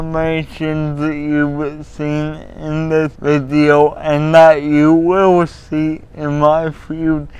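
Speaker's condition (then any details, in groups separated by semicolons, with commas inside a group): Cerebral palsy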